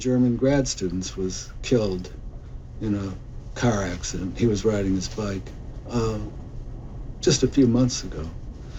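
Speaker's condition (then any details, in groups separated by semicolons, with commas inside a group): Parkinson's disease; Parkinson's disease diagnosed almost 4 years ago, gradual loss of automatic walking; must guide steps very consciously, cannot rely on normal walking habits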